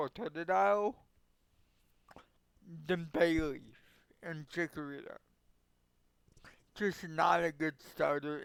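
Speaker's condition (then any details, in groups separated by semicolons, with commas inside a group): Cerebral palsy; affects legs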